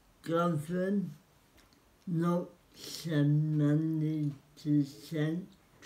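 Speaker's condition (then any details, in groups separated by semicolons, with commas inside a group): Cerebral palsy; spastic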